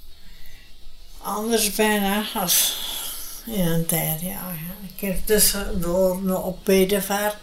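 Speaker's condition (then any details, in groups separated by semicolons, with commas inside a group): Brain hemorrhage; speaks less well than before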